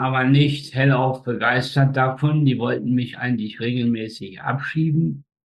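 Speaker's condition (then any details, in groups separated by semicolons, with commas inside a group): Spastic tetraparesis, spastic quadriplegia; brain oxygen loss up to 15 minutes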